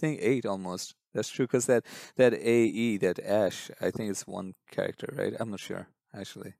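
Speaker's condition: No condition

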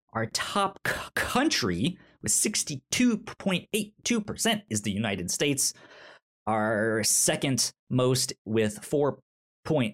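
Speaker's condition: Stutter; stutter when talking; repeated sounds, prolonged sounds

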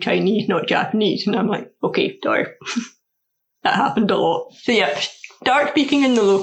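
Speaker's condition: Deafness; learned to speak through speech therapy, progressive eyesight loss, learning braille; asks for slower speech, repetition, written notes from teachers; struggles hearing loudspeakers, often needs repetition, accent in foreign languages

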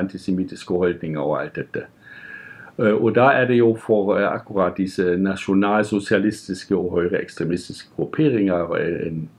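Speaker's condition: No condition

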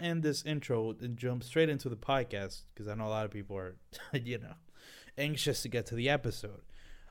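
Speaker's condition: No condition

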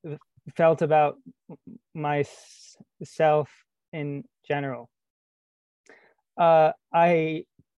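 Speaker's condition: Stuttering; man aged 23, long history of avoiding communication; discloses stutter openly, working on reducing avoidance; difficult to communicate fluently, rarely fluent even after disclosing stutter; blocks

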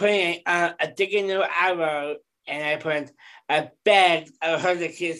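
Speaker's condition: Down syndrome; extra third 21st chromosome, young man

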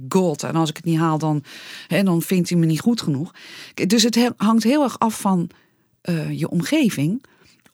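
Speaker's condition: No condition

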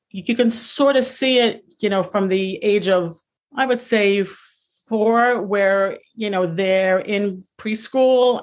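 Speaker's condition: Stuttering; repeated sounds, prolonged sounds

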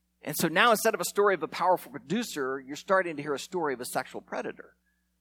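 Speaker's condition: No condition

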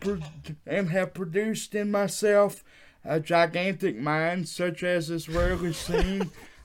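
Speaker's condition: Cerebral palsy; wheelchair user

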